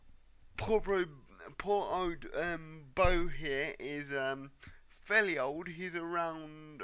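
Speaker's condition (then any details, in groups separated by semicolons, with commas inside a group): Cerebral palsy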